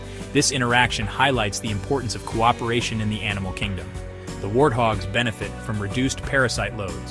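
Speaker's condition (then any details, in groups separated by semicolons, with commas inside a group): No condition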